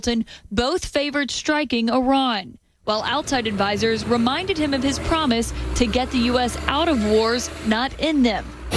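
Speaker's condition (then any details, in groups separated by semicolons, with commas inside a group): No condition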